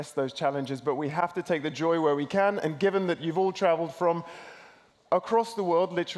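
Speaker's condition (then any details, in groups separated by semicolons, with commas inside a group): No condition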